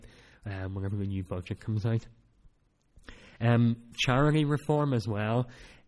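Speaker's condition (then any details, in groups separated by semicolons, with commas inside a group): Cleft palate; speech not that clear at times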